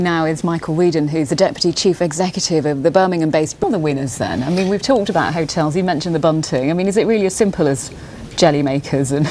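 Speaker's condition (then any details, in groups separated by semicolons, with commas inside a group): No condition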